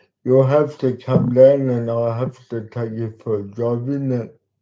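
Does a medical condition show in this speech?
Yes: cerebral palsy; talks slowly.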